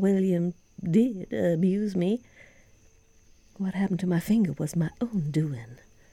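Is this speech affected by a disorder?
No.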